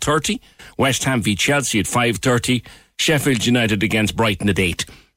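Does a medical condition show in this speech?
No.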